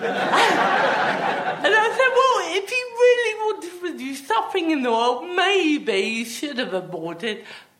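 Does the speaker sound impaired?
Yes: athetoid cerebral palsy, athetoid with myotonia and ataxia.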